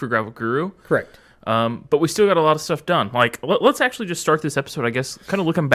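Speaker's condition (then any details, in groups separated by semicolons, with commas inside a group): No condition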